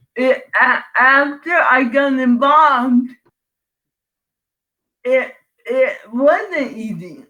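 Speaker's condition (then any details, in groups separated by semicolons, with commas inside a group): Cerebral palsy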